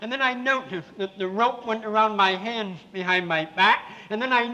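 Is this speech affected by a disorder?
Yes: severe cleft palate with lisp; congenital.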